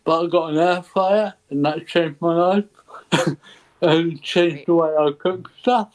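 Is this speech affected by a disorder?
Yes: cerebral palsy; ataxic type.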